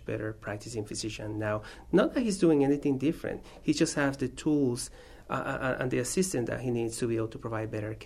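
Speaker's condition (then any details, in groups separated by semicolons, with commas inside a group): No condition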